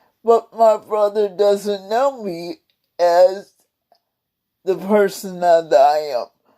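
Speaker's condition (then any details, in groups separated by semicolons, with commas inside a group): Cerebral palsy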